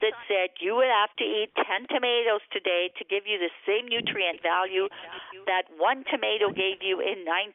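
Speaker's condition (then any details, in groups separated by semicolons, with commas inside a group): No condition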